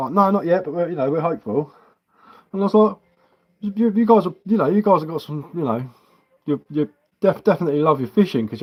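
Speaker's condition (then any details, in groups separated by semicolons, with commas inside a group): No condition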